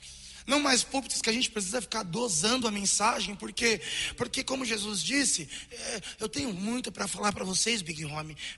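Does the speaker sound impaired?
No.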